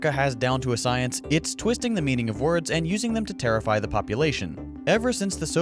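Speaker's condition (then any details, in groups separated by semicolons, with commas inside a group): No condition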